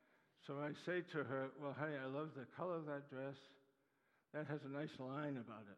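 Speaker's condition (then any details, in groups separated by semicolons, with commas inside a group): Parkinson's disease; neuropathy attacks nerves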